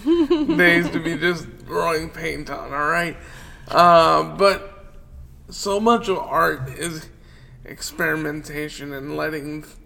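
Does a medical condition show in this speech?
Yes: cerebral palsy; wheelchair user.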